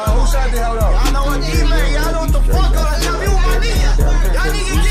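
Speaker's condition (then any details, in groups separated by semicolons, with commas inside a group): No condition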